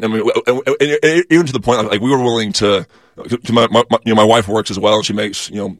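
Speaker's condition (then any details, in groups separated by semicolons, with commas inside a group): Stutter; magnified on mission while learning and speaking Spanish; repeated sounds, repeated words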